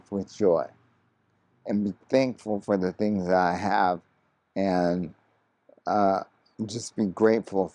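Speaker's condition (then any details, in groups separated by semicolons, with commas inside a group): ALS; progressing; very hard to talk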